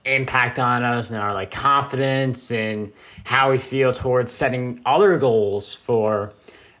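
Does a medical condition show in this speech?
No.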